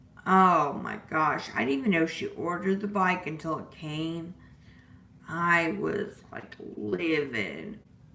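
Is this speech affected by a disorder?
Yes: disability causing slurred speech.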